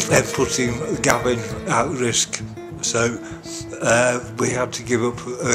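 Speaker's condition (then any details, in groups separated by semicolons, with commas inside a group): Cerebral palsy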